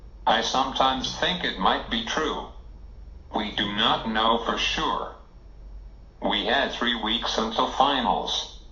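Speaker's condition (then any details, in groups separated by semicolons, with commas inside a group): Cerebral palsy; quadriplegic, prenatal onset, cannot walk, fully dependent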